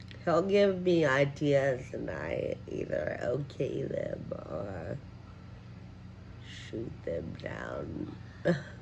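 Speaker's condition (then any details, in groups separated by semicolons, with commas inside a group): Friedreich ataxia, severe; some control of all limbs, lacks fine motor control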